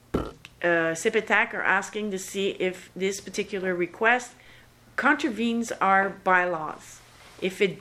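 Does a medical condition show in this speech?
No.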